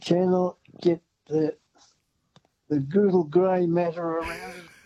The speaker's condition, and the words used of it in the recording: Parkinson's disease. Yeah, it might be my little problem that I have with the Parkinson's.